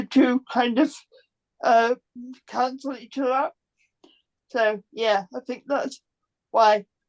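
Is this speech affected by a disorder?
Yes: cerebral palsy.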